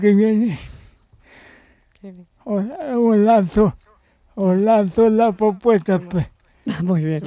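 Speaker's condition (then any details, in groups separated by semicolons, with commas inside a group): Cerebral palsy; extra support for daily living since birth, Aspace Sevilla day centre for stimulation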